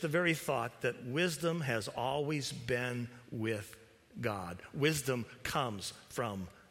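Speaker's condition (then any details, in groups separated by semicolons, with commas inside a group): No condition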